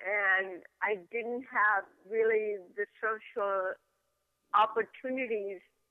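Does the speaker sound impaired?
Yes: cerebral palsy; from birth, accident while mother six months pregnant, motor brain injury, hearing impaired, diagnosed late; adult, early intervention at Long Beach, California cerebral palsy school from 18 months; slurred speech in childhood, partly due to hearing impairment.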